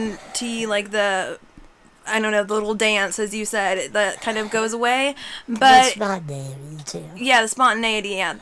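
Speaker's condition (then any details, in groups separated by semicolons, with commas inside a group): No condition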